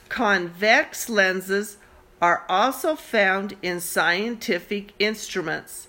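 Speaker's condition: No condition

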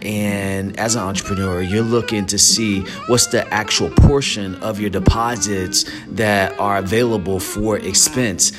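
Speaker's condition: No condition

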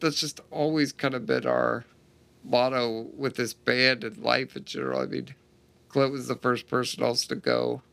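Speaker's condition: Duchenne muscular dystrophy; still progressing

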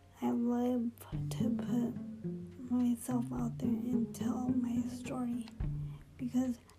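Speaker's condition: Cerebral palsy; right side of brain affected, motor skills affected, more functional with left hand; drives power chair with left hand, walks with walker, largely independent

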